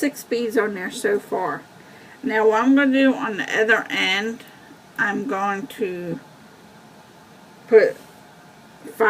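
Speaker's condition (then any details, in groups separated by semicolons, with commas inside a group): Cerebral palsy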